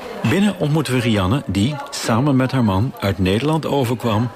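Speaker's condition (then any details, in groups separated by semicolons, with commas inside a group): No condition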